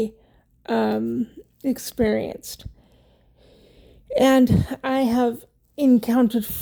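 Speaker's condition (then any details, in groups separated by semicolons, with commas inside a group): Cerebral palsy; wheelchair user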